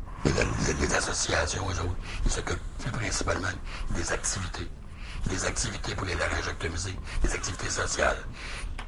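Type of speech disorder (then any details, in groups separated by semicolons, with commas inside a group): Speech with a voice prosthesis; total laryngectomy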